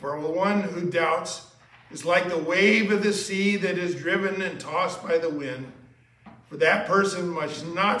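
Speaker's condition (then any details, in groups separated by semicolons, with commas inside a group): No condition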